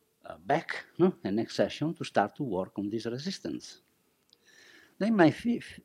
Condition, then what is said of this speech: None; typical speech.